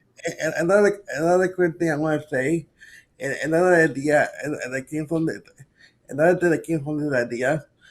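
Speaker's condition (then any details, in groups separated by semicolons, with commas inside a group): Cerebral palsy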